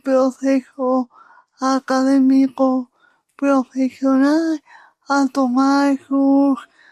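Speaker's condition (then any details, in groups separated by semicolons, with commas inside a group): Cerebral palsy; unchanged since earlier assessment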